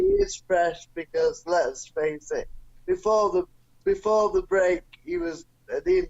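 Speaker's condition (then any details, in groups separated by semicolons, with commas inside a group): Cerebral palsy; non-progressive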